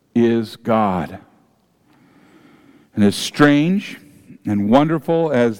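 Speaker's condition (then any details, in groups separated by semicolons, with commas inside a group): No condition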